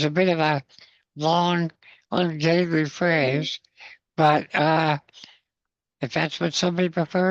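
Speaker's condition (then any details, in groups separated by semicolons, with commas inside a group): Spinal muscular atrophy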